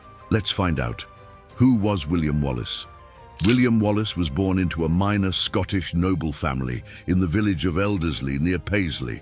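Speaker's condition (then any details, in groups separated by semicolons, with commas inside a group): No condition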